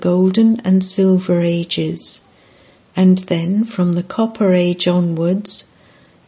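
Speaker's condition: No condition

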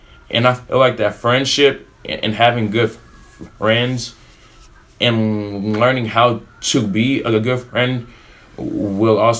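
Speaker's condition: Stutter; stutter since childhood, really bad when growing up; peers laughed and asked why speaks this way; repeated sounds, blocks

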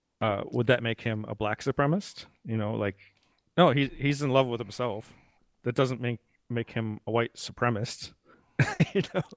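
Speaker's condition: No condition

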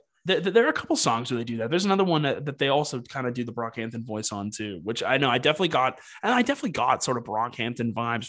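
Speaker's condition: No condition

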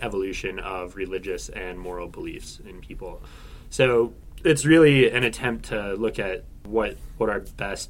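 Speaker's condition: No condition

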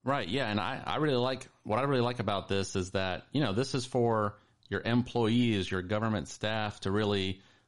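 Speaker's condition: No condition

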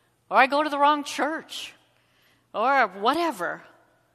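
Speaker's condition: No condition

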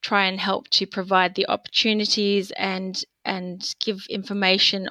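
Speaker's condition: No condition

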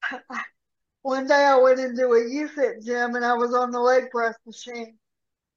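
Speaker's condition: Cerebral palsy; severe rotator cuff tear

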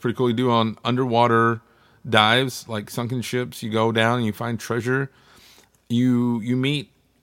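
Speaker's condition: No condition

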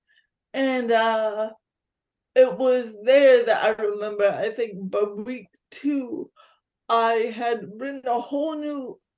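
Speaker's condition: Cerebral palsy; physical disability

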